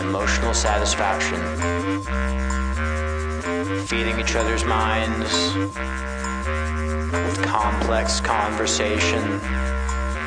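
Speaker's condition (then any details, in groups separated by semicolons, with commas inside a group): No condition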